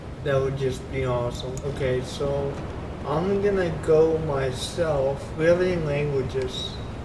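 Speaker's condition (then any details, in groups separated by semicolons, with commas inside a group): Cerebral palsy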